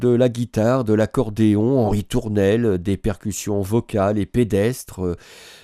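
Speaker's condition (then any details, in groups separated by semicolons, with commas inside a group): No condition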